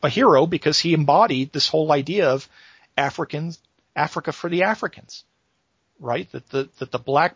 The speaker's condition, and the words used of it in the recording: No condition.